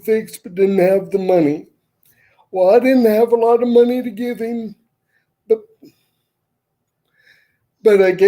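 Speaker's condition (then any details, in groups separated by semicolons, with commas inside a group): Cerebral palsy; uses wheelchair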